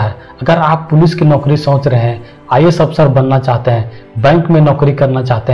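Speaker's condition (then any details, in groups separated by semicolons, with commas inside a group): No condition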